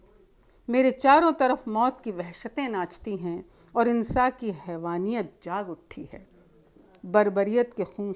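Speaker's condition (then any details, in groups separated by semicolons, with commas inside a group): No condition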